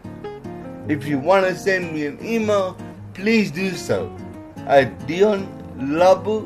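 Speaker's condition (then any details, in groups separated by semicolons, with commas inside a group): Cerebral palsy; trouble formulating words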